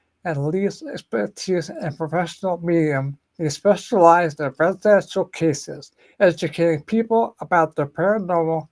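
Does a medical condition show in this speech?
Yes: ataxia; may slur speech, may sound drunk.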